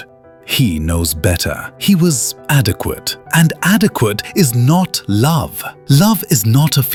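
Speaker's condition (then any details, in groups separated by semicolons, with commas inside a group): No condition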